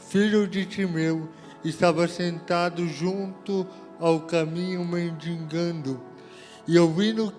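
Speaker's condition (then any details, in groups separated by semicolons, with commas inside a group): Cerebral palsy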